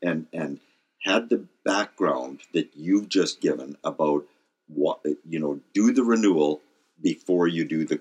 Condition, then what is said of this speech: None; typical speech.